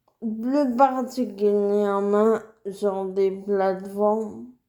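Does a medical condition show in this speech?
Yes: cerebral palsy.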